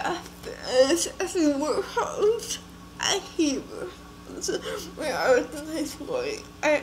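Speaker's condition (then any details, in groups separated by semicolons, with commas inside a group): Cerebral palsy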